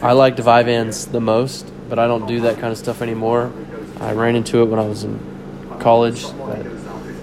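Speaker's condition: No condition

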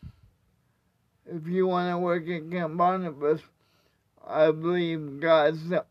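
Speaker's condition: Cerebral palsy; wheelchair user

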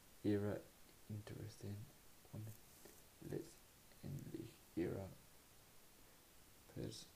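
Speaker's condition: Cerebral palsy; slowness

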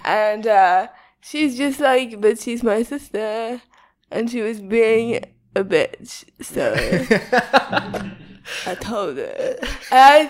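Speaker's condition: Cerebral palsy, spastic quadriplegic

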